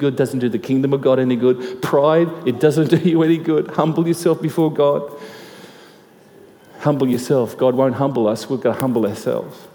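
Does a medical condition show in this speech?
No.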